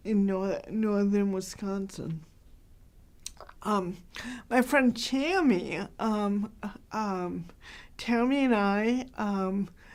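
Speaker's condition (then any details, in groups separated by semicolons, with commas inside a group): Cerebral palsy, mild; hard to understand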